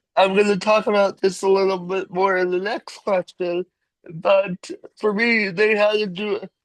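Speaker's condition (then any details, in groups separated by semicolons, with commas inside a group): Cerebral palsy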